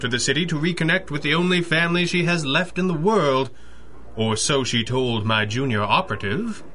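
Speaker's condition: No condition

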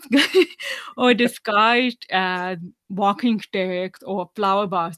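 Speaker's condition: Deafness, severe; about 99% hearing loss, lifelong hearing aid use, no cochlear implant; wears hearing aids, relies heavily on lip reading, does not sign, not fluent in ASL

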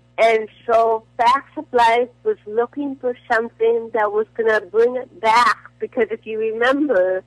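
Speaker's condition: Cerebral palsy; dependent on Botox

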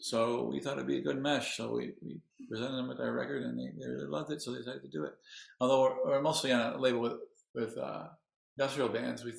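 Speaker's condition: Parkinson's disease; 19 years since

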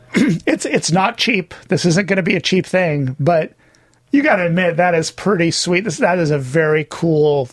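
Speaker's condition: No condition

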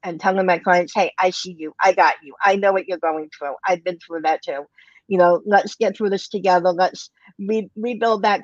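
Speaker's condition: Cleft lip and palate; bilateral, congenital, more than 20 surgeries from age 2 months to late twenties

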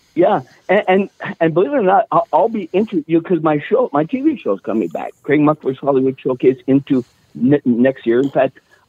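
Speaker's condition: Stutter; stutter since birth, years of therapy incl. marbles in mouth and facial needles, persistent into adulthood; mild stutter, frequent word and phrase repetitions; less stuttering when singing or speaking in cadence, only slight stutter as adult; repeated sounds, repeated words, prolonged sounds

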